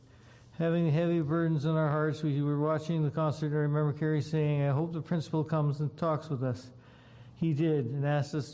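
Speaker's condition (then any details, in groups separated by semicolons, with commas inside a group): Parkinson's disease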